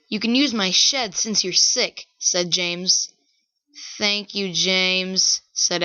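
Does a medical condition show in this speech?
No.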